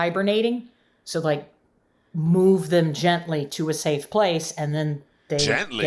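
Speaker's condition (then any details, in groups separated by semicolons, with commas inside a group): No condition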